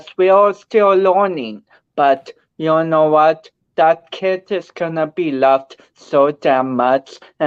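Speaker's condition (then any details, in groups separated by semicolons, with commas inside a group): Cerebral palsy; affects balance, speech, coordination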